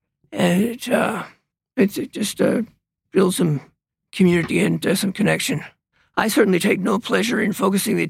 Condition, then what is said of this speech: Parkinson's disease. He would come, but it's sometimes hard for him to get the words across that he would like to share because of this Parkinson's.